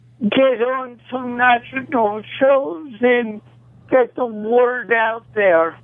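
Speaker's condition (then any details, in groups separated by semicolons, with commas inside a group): Cerebral palsy; causes shaking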